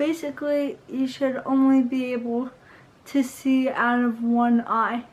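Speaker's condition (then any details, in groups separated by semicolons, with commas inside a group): Cerebral palsy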